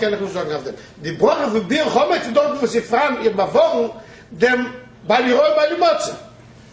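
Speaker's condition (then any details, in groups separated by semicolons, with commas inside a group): No condition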